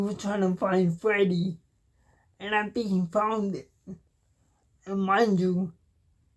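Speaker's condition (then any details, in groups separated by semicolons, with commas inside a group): Cerebral palsy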